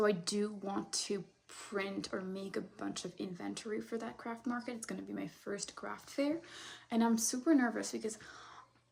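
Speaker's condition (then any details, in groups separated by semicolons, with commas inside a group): No condition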